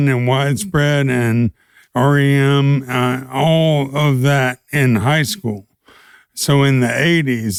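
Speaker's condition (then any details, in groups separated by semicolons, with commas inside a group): ALS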